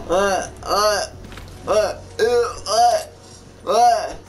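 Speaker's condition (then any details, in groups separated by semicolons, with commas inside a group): Cerebral palsy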